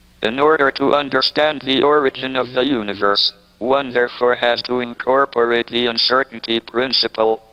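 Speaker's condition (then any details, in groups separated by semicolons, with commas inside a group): ALS, speech-generating device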